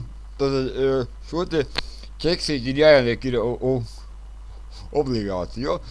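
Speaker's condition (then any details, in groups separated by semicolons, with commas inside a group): Cerebral palsy; since birth; speech not very clear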